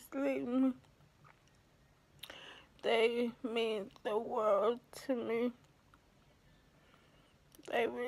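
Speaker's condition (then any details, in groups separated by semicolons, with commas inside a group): ALS; affects hands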